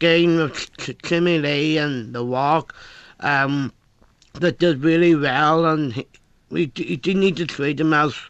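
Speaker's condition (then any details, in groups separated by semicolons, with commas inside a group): Down syndrome; present from birth; about 31 years old; doctor predicted at about 18 months never to speak, now speaks for himself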